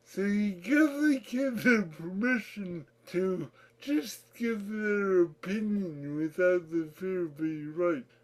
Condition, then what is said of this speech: Cerebral palsy. I'm picking up the glass. I've got an academy performance going here. You imitate my voice. My whole show goes out the window.